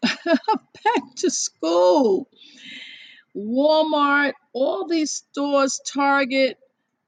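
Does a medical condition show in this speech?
No.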